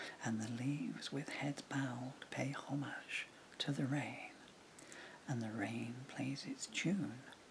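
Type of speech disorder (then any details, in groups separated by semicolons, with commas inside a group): Bulbar dysarthria; progressive bulbar palsy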